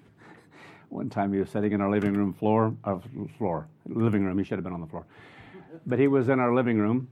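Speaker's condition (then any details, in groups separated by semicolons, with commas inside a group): No condition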